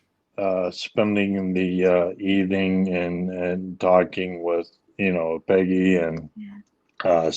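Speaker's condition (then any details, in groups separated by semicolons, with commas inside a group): ALS; speech issues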